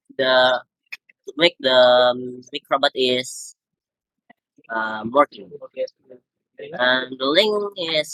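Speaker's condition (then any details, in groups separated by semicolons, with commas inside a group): No condition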